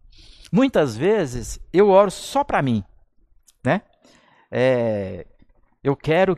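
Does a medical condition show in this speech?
No.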